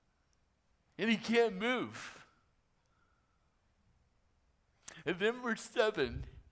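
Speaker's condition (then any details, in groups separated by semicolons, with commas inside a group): Torsion dystonia; speech altered by torso twisting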